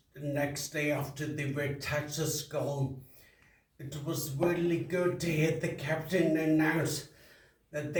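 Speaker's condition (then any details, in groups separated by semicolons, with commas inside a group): Traumatic brain injury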